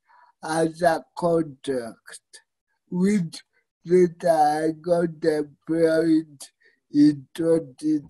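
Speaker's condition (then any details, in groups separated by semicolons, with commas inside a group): Cerebral palsy; fine motor skill challenges, typed assignments and projects up to degree via digital advisory and learning center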